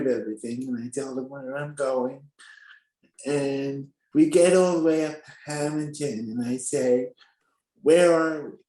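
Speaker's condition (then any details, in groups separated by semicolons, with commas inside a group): Spastic quadriplegic cerebral palsy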